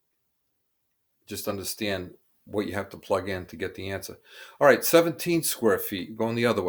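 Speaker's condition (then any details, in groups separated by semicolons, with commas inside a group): No condition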